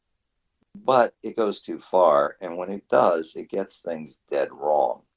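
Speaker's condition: No condition

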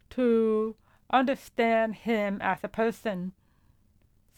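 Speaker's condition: Profound deafness; hears vowels but not consonants, uses hearing aids, no vibration felt

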